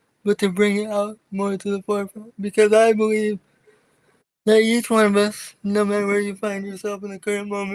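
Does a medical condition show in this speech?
Yes: cerebral palsy; from birth, wheelchair user.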